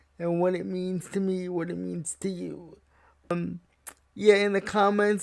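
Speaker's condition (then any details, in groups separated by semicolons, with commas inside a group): Cerebral palsy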